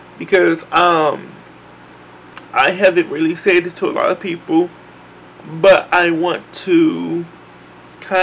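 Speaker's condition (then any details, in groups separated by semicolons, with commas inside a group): Cerebral palsy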